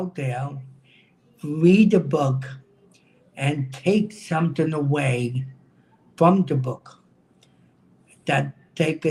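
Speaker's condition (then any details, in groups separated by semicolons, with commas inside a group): Cerebral palsy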